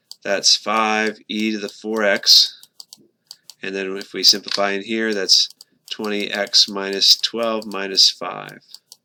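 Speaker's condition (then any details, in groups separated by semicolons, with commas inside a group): No condition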